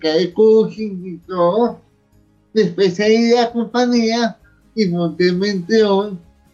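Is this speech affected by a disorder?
Yes: cerebral palsy; from birth in Bogotá, near death as newborn, long incubator stay, physical disability, needs assistance; age 37; speech difficulty, noted as a hurdle for work as lecturer.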